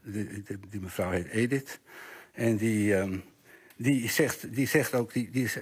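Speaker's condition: Parkinson's disease; diagnosed about four years earlier, tremor at onset, marked fatigue in first years; medication cocktail working well, symptoms reduced, less fatigue, roughly 15% substantia nigra left

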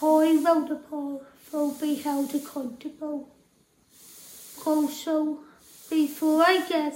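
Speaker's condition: Tracheostomy and ventilator dependent

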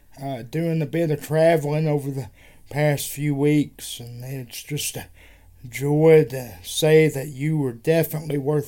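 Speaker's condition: Cerebral palsy; wheelchair user

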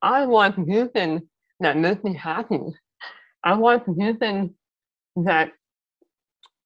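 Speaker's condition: Muscular dystrophy; mild speech impairment

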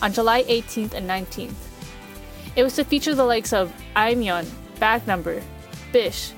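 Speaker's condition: No condition

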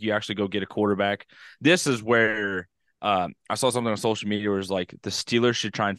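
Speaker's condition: No condition

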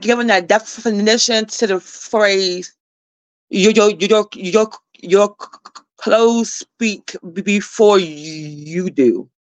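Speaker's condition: Stuttering; repeated sounds, prolonged sounds

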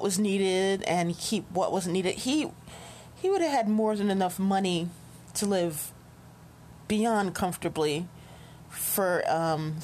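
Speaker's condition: No condition

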